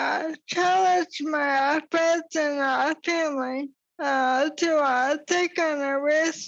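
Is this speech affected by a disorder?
Yes: ALS; about 8 years since diagnosis.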